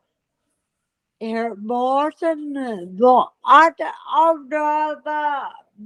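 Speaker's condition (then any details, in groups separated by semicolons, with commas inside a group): Multiple system atrophy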